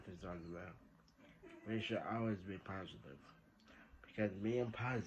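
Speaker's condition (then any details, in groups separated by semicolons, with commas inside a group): Traumatic brain injury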